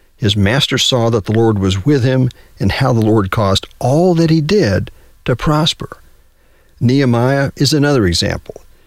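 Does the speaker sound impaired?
No.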